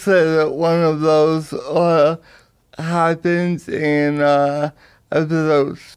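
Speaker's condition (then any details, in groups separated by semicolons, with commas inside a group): Cerebral palsy; power wheelchair user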